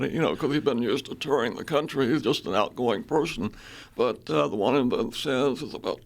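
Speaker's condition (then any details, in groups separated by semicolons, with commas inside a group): Spasmodic dysphonia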